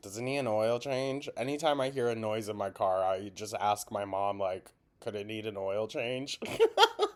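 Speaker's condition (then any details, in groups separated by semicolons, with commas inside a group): No condition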